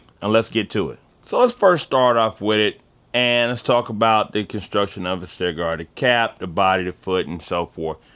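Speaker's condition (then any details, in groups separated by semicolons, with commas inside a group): No condition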